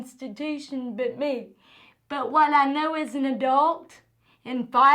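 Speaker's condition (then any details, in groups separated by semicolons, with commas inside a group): Cerebral palsy; from birth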